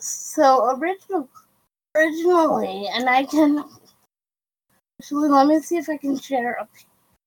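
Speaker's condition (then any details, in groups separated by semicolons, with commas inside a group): Cerebral palsy; quadriplegic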